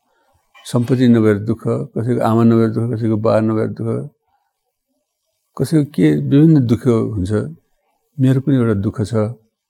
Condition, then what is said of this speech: Parkinson's disease. बोलेको अलि लटपट लटपट लठेर लठेर जस्तो भइरहेको छ